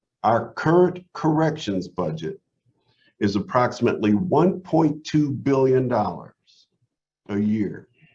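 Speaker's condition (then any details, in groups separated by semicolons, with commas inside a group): No condition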